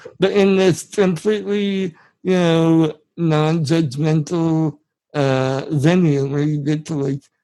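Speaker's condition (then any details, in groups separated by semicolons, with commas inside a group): Spinal muscular atrophy; genetic, from birth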